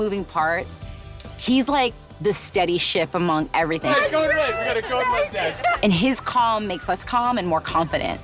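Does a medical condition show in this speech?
No.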